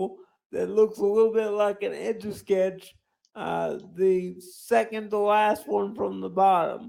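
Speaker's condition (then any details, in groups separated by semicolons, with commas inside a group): Cerebral palsy; speech sounds drunk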